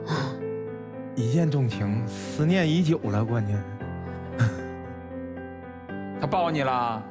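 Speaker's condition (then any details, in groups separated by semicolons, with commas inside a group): No condition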